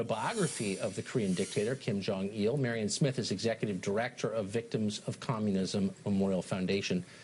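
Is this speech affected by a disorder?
No.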